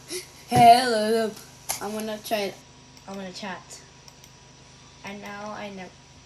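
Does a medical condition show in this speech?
No.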